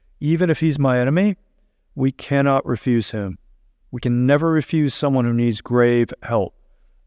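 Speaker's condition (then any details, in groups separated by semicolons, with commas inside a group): No condition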